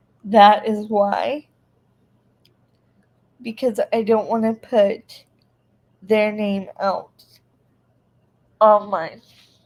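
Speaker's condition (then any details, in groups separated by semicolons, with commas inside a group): Cerebral palsy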